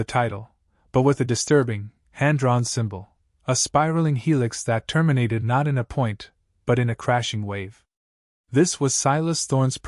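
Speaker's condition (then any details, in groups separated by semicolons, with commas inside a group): No condition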